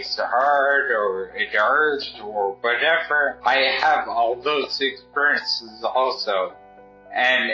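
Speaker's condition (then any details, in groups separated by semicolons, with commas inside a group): Traumatic brain injury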